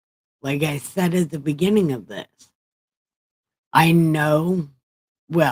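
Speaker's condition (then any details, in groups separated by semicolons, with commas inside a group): Brain injury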